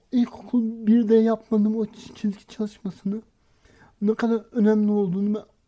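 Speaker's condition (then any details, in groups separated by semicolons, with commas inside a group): Cerebral palsy; unable to write by hand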